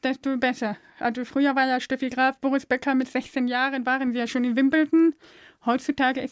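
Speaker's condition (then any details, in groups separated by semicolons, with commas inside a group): Deafness; deaf since birth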